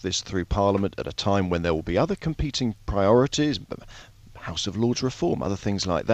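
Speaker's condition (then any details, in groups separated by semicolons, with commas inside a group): No condition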